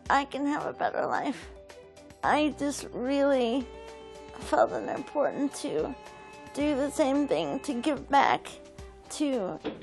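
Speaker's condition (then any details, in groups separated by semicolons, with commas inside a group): Cerebral palsy; unable to walk; mild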